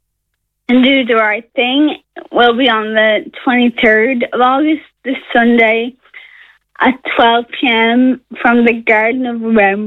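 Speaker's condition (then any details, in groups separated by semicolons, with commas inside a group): Friedreich's ataxia; seeking HSE funding for sky clarys drug in Ireland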